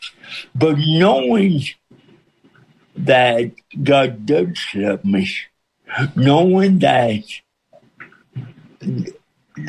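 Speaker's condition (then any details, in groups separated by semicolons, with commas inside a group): Cerebral palsy with speech impediment; cerebral palsy since birth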